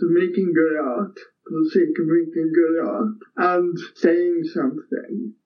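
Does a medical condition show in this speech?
Yes: cerebral palsy; physical only.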